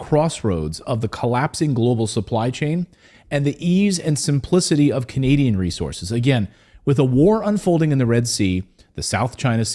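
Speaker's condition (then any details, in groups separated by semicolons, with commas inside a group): No condition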